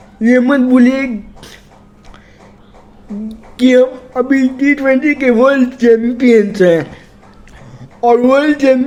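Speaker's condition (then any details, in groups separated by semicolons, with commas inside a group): Cerebral palsy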